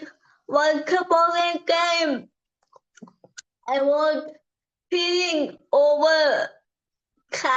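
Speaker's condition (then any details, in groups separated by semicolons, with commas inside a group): Cerebral palsy; from birth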